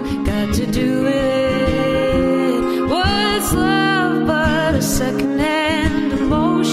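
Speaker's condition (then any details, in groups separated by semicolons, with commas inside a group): No condition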